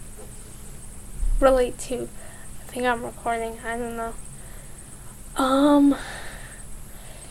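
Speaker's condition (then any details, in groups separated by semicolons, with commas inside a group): Cerebral palsy, mild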